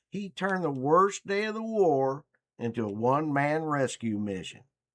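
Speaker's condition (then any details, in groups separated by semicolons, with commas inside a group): No condition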